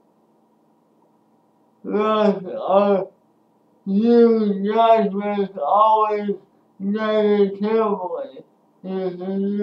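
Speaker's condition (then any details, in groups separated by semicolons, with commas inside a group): Speech impairment after birth surgery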